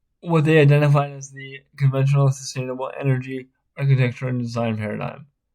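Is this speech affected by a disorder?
Yes: spastic cerebral palsy.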